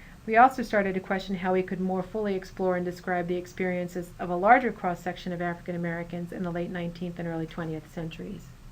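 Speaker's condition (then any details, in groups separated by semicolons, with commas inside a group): No condition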